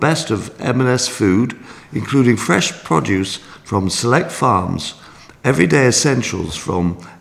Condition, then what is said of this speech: No condition.